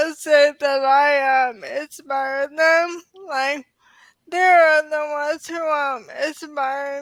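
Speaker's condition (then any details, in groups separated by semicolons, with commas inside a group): ALS; diagnosed in early 30s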